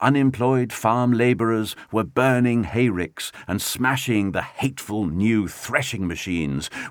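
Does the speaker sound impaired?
No.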